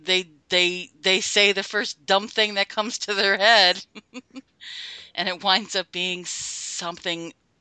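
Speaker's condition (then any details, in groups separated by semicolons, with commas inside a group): Stuttering; onset age 5 after fluent speech from age 2, stuttering ever since; half year speech therapy in 3rd grade, none in Catholic school, adult therapy few years ago; formerly avoided speaking situations, speechless at first self-help group meeting, said name and stutter by fourth or fifth; repeated words, prolonged sounds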